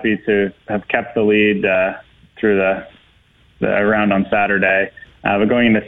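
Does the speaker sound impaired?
No.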